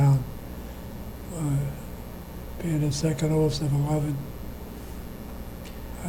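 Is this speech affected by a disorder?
Yes: Parkinson's disease.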